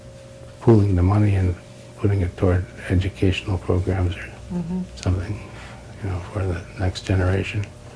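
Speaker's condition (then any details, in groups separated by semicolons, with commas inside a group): Parkinson's disease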